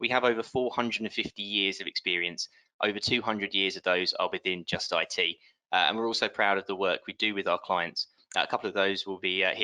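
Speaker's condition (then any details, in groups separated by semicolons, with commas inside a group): No condition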